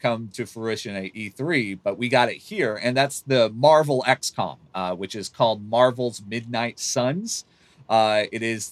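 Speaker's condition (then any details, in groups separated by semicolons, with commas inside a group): No condition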